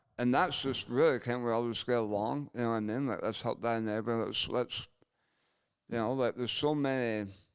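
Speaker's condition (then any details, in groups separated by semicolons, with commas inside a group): Gunshot injury to chin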